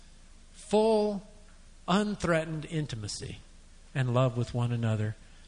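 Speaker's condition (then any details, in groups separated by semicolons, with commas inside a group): No condition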